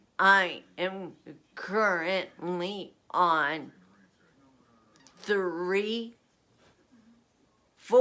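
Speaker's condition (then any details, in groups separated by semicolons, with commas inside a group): Essential tremor; voice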